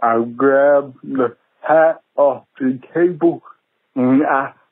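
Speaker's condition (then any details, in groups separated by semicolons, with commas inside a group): Cerebral palsy; unable to play sports growing up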